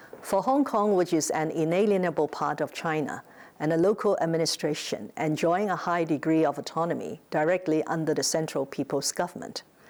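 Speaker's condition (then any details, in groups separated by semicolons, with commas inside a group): No condition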